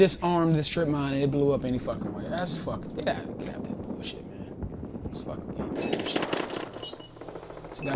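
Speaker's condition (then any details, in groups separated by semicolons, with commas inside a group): No condition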